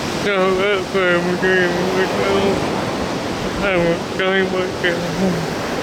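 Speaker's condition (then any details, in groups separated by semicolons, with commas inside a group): Cerebral palsy; body affected; speech disability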